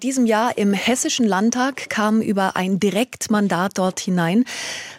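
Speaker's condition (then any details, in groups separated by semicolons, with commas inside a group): No condition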